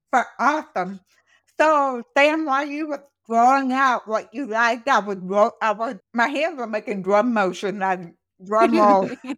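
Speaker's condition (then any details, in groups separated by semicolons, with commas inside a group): Profoundly deaf, congenital; wears hearing aids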